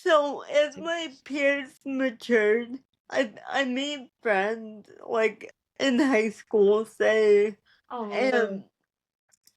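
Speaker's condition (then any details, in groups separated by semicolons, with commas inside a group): Cerebral palsy; spastic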